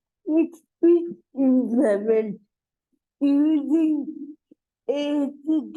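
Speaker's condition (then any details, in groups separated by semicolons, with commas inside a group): Cerebral palsy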